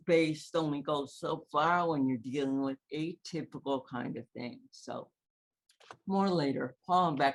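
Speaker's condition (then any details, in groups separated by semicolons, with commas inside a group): Cerebral palsy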